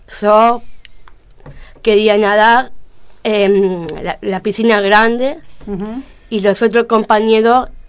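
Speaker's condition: Down syndrome; adult aged 32

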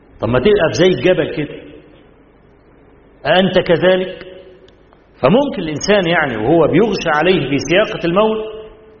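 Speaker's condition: No condition

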